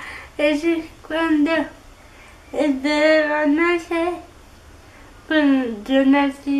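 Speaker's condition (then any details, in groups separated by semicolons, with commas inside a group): Cerebral palsy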